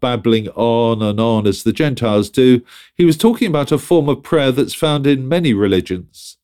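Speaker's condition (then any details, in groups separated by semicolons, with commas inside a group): No condition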